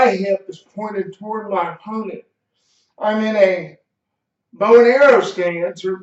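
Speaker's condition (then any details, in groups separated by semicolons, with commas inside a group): Cerebral palsy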